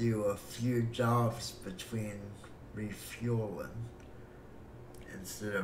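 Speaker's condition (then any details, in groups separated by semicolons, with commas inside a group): Cerebral palsy; breathing fine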